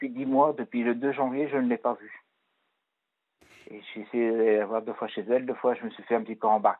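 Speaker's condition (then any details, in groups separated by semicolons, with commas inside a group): Parkinson's disease; Sifrol stopped as not tolerated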